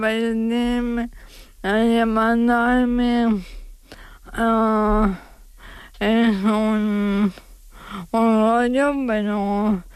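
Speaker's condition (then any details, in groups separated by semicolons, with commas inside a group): ALS; diagnosed at about age 35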